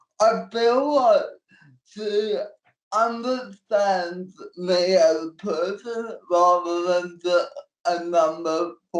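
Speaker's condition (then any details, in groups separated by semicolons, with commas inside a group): Cerebral palsy; since birth, physical disability only, manual wheelchair; 24 years old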